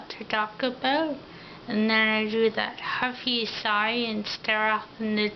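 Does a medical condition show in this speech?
Yes: ataxia.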